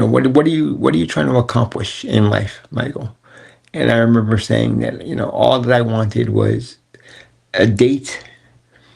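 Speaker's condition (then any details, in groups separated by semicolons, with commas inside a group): Cerebral palsy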